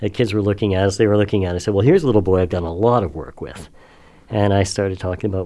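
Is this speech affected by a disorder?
Yes: cleft lip and palate; congenital, most severe case in British Columbia's history, childhood surgeries too many to count; does cartoon voices for part of living.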